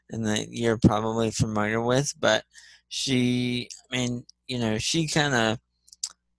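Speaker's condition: Spastic cerebral palsy; multi-handicap class

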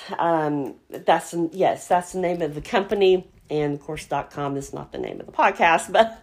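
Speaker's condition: Cleft palate; congenital

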